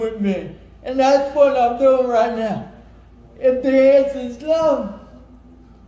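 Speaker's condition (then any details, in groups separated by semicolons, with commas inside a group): Cerebral palsy; since birth, brain damage at birth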